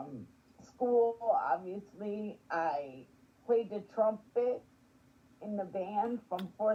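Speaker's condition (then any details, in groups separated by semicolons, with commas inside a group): Spastic quadriplegic cerebral palsy; spastic quadriplegic, all four limbs, brain oxygen deprivation at birth; age 56, wheelchair user, walks short distances, physical therapy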